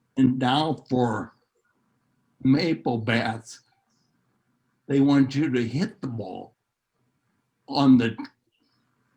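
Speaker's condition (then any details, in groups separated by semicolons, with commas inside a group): Neurological disease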